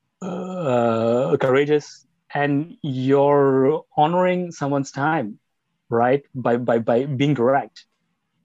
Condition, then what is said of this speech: Stuttering. So sometimes I want to use, say, the word car, but because I know that I will stutter on the word car, I'll say the word vehicle, right?